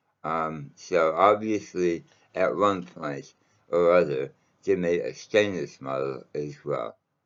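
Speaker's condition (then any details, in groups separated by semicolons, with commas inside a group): Mouth cancer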